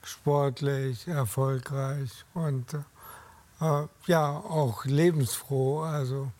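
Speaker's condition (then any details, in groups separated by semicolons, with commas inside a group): ALS; diagnosed at 47 after two months, first suspected carpal tunnel, disc or stroke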